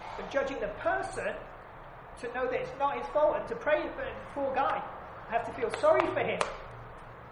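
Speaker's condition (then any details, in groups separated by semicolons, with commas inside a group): No condition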